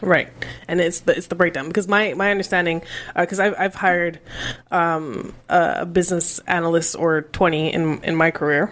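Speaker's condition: No condition

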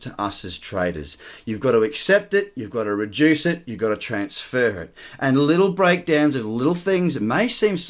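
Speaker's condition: No condition

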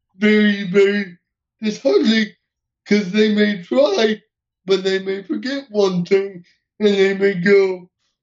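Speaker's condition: Cerebral palsy; hearing intact

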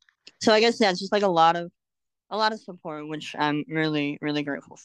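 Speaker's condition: Cleft lip and palate; congenital

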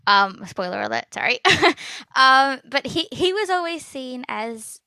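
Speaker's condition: No condition

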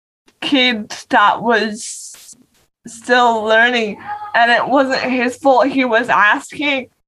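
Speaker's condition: Cerebral palsy; uses wheelchair and crutches to move around

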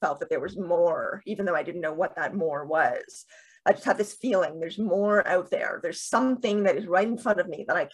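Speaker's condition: Deafness with cochlear implants

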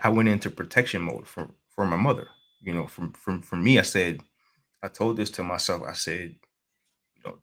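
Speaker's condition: Stutter; bad stutter since age 3, childhood speech therapy did not help; stutters less after about 2.5 years of daily self-retraining of speaking style and rate; stutters more when excited, angry, happy or anxious, and when speaking fast; repeated sounds

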